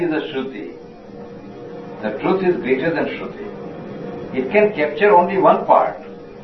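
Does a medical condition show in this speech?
No.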